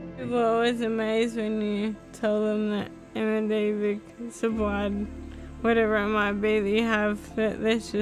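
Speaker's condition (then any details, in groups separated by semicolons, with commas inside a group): Motor neurone disease; diagnosed at age 27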